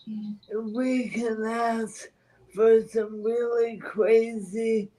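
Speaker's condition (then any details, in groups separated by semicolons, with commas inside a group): ALS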